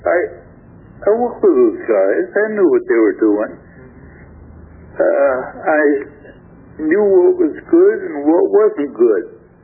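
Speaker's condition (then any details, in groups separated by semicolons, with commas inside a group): Stroke affecting throat muscles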